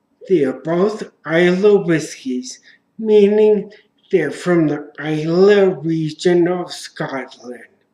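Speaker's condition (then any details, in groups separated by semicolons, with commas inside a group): Traumatic brain injury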